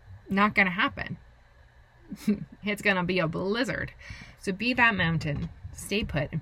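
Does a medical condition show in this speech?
No.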